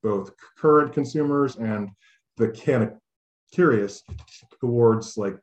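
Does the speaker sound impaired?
Yes: stuttering; lifelong stutter, cannabis reported to help stuttering; here repeated sounds.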